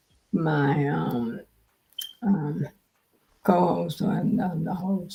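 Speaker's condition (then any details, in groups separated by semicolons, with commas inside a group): Multiple sclerosis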